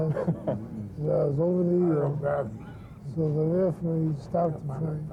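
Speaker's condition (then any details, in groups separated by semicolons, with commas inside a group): Parkinson's syndrome; sometimes slurred speech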